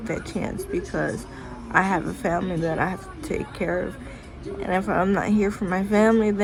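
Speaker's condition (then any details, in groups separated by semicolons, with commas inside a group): Cerebral palsy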